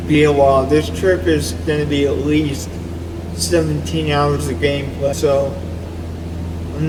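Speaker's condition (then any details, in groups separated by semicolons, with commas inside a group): Cerebral palsy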